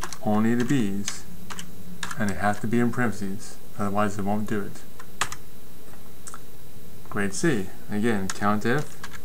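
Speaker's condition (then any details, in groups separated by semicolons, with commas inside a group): No condition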